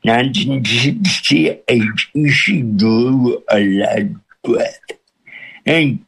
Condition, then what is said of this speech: Cerebral palsy. God allowed me to be born with cerebral palsy, with a speech impediment,